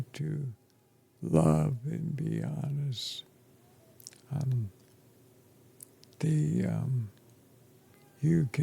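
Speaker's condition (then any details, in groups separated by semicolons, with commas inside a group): ALS; affects chest and throat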